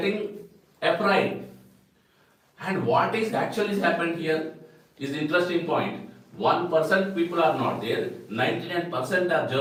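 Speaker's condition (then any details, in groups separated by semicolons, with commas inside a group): No condition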